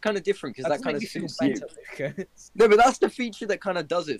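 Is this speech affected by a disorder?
No.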